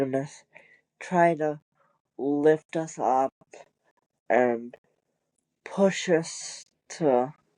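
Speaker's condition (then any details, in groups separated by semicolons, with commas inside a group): Cerebral palsy; wheelchair user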